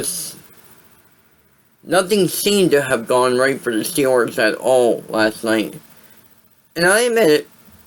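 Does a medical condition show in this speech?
Yes: cerebral palsy; voice sound affected.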